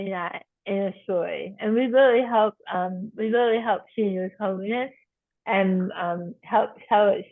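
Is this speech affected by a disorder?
Yes: tongue cancer surgery and reconstruction.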